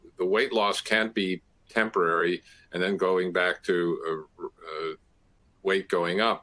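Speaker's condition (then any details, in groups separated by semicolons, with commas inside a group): No condition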